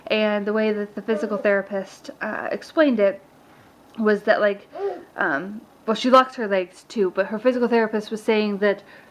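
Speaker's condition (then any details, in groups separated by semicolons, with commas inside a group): No condition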